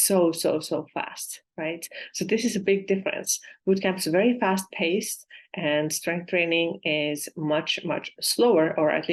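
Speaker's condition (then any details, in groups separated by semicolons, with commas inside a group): No condition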